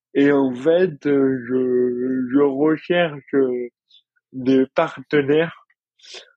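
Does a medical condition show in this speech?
Yes: dystonia.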